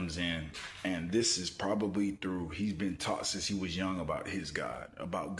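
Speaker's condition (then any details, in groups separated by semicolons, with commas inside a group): No condition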